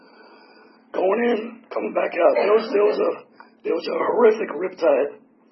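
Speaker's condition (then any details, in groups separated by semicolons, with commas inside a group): Tracheotomy; tracheotomy for 4 years, 8 surgeries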